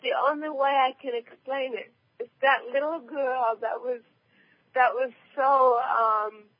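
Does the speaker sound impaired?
Yes: cerebral palsy; present from birth, handwriting physically hard and slow.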